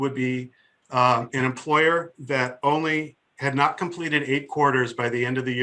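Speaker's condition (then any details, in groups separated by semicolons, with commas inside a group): No condition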